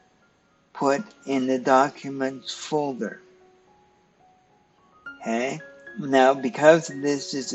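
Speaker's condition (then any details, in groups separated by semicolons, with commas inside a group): Cerebral palsy; stiff muscles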